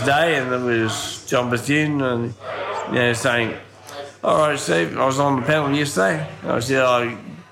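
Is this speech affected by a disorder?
Yes: ataxia from brain damage; acquired cerebellar brain damage at university, pelvic fractures, internal injuries, 2 years hospital, rehab, physio, speech therapy; unsteady walking, shakes when walking; slurred voice, often taken for drunk.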